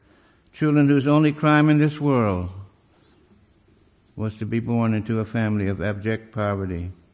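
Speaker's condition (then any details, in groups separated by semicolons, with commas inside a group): Parkinson's disease; Parkinson's disease diagnosed 15 years ago, father also had it, small handwriting, leg pain, impaired balance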